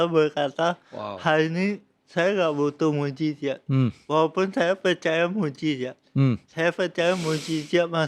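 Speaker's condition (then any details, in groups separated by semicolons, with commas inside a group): Cerebral palsy; from birth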